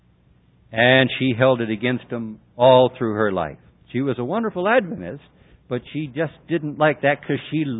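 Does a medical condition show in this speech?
No.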